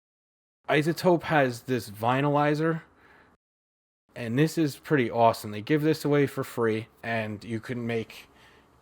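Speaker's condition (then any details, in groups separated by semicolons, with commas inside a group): No condition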